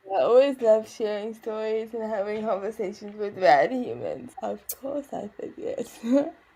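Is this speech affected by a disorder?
Yes: cerebral palsy; never walked independently.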